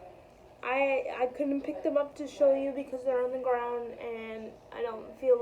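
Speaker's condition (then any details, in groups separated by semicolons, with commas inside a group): Cerebral palsy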